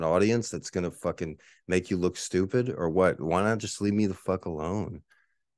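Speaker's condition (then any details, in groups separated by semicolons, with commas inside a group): No condition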